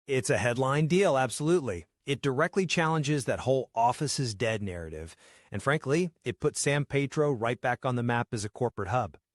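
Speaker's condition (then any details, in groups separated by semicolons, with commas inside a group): No condition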